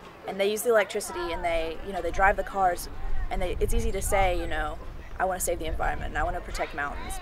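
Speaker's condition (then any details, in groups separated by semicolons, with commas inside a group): No condition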